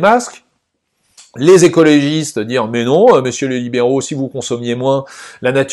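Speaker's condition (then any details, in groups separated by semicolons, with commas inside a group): No condition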